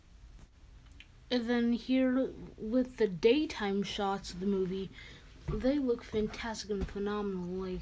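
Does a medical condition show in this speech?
No.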